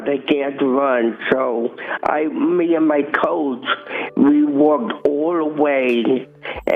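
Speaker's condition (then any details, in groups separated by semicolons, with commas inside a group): Cerebral palsy; from birth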